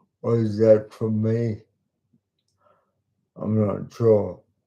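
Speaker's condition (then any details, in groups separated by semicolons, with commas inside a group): Cerebral palsy; talks slowly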